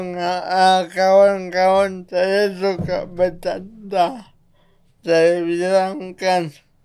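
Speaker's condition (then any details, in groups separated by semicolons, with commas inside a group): Cerebral palsy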